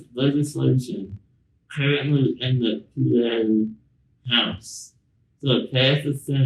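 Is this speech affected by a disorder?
Yes: spinal muscular atrophy.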